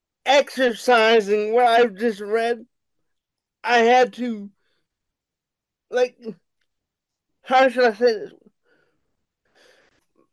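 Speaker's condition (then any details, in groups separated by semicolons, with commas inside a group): Cerebral palsy; unstable voice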